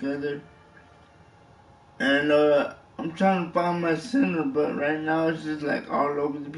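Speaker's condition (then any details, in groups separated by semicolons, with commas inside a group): Cerebral palsy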